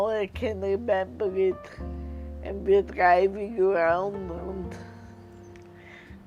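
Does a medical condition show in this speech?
Yes: multiple sclerosis; worsening, prior chemotherapy-type treatment ineffective.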